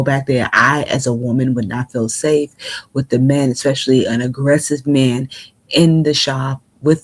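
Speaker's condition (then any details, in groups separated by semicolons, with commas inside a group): No condition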